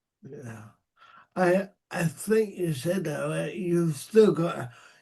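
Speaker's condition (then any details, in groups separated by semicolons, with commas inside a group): Cerebral palsy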